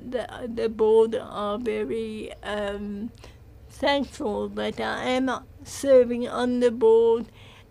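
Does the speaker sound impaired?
Yes: cerebral palsy; present from birth, caused by lack of oxygen to brain; others asked if drunk or why speech sounded funny.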